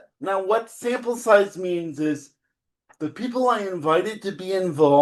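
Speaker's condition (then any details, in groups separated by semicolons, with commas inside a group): Cerebral palsy; spastic type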